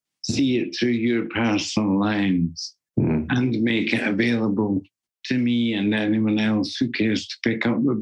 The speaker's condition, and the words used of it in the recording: Parkinson's disease. It's regulated, but my balance is iffy. My voice is going.